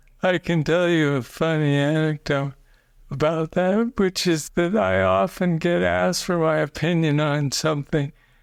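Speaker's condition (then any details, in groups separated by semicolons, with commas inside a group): Parkinson's disease; young onset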